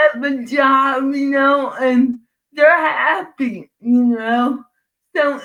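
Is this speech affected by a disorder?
Yes: cerebral palsy.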